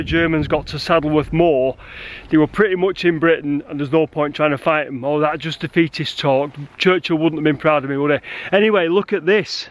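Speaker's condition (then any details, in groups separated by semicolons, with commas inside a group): No condition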